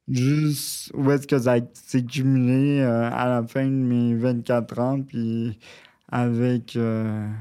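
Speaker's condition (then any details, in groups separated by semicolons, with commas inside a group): Cerebral palsy; brain damage, near quadriplegic, full use of left arm only, sensation preserved, wheelchair user; spasms limit mobility, no standing balance, leans on support, needs adaptation and assistance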